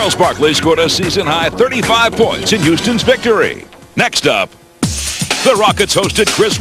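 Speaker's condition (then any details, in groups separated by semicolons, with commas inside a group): No condition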